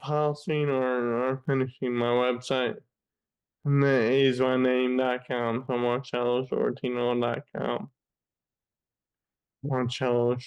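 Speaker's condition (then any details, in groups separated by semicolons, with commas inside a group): Friedreich's ataxia; 14 years since diagnosis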